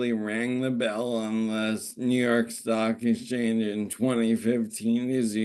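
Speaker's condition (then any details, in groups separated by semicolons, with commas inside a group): ALS; normal a year ago, no longer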